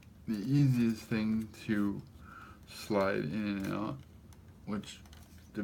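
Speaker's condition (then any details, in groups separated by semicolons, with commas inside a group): Cerebral palsy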